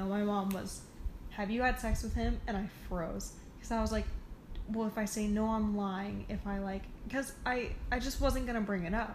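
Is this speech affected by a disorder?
No.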